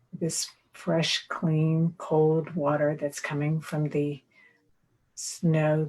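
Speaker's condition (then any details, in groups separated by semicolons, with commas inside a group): No condition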